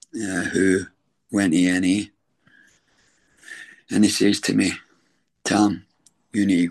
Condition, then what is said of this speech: Throat cancer. I've not, don't think I've got a beautiful Barry White voice like this.